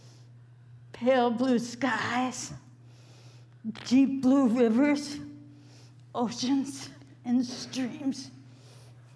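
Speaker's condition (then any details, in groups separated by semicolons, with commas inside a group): Stroke; memory and speech critically affected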